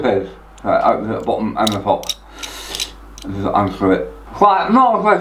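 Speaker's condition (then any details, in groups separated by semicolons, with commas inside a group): Tongue cancer; half tongue removed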